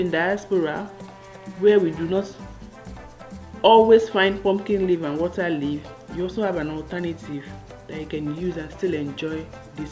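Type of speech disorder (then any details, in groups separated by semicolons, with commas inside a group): None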